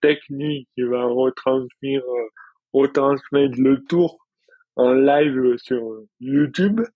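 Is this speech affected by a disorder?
Yes: dystonia; rare neurological dystonia, onset in childhood.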